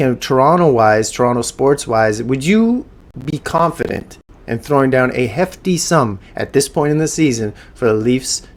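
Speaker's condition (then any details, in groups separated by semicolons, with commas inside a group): No condition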